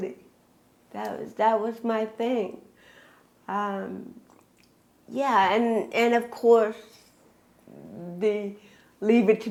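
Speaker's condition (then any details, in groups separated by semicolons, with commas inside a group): Cerebral palsy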